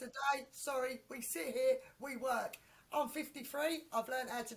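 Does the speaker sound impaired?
No.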